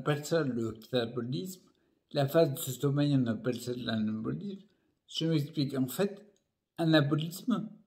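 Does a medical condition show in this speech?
Yes: primary progressive multiple sclerosis.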